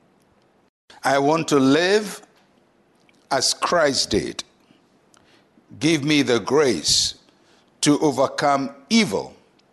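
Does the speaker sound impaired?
No.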